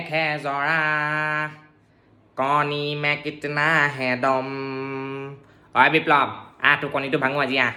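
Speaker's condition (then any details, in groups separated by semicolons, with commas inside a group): No condition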